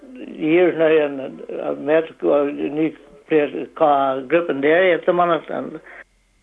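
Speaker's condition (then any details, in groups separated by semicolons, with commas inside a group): Young onset Parkinson's; diagnosed at 48, right hand tremor first, slow progression over about 10 years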